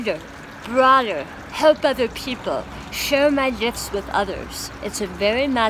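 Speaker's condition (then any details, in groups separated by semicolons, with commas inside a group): Hemi-glossectomy for oral cancer, hemiglossectomy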